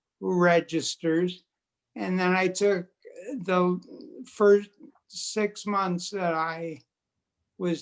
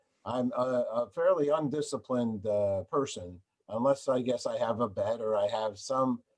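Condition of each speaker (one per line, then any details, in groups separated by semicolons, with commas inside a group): Multiple sclerosis; quadriplegic
No condition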